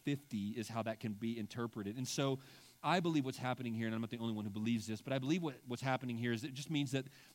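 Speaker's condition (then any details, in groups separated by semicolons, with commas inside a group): No condition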